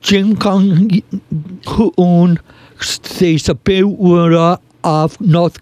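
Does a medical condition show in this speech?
Yes: speech impediment; hosts say speech sounds Korean.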